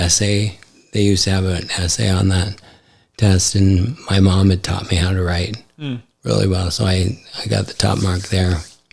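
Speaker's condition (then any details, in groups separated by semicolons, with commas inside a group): ALS; affects hand function; recently diagnosed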